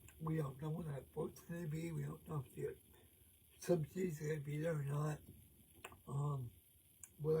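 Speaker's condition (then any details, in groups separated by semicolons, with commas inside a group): Cerebral palsy; present since birth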